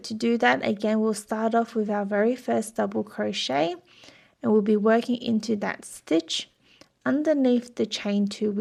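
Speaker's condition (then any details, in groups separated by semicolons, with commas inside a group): No condition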